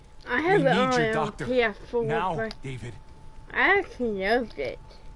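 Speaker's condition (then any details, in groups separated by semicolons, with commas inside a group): Cerebral palsy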